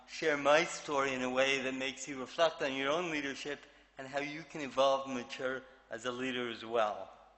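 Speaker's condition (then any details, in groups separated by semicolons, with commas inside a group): Cerebral palsy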